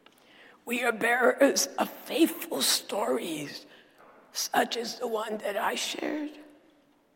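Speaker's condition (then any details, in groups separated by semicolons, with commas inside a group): Dysphonia; not a sore throat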